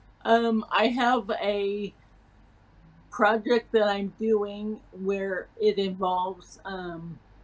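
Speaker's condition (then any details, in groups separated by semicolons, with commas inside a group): Cerebral palsy; from birth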